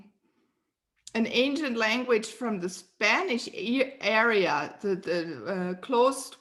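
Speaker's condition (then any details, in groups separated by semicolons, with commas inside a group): No condition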